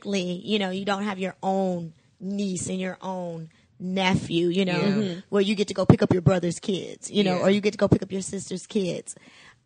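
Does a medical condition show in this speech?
No.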